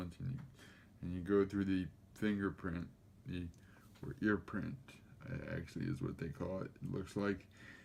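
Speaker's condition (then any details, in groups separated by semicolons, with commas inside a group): Cerebral palsy; affects gait and walking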